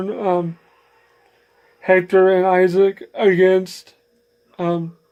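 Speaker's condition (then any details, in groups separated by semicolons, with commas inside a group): Cerebral palsy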